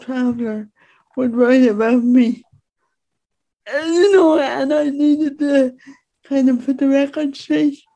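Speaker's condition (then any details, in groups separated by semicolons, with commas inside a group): Speech impediment; disabled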